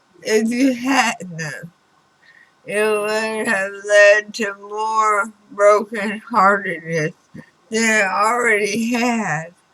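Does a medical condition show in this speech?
Yes: throat cancer radiation damage.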